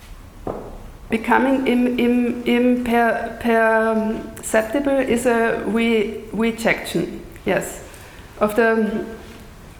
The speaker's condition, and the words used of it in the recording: Stuttering. When I stutter without any fear, I do beautiful, smooth repetitions, like little circular movements, like locks or ornaments.